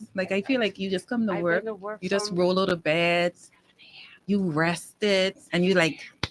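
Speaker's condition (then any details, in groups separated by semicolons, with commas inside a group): No condition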